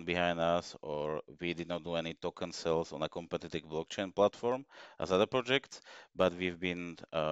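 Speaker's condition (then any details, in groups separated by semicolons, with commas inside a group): No condition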